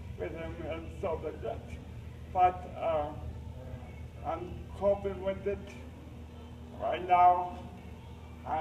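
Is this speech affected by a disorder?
Yes: cerebral palsy; uses a lift for transfers.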